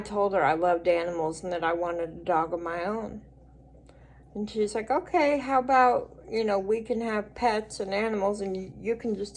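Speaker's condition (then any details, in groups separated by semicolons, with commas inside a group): Cerebral palsy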